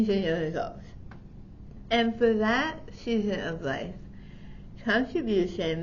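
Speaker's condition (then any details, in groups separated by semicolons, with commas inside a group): Tongue cancer surgery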